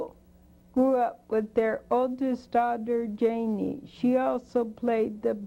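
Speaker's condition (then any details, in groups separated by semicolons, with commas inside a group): Spinocerebellar degeneration; genetic form; speech once almost incoherent, improved with intensive therapy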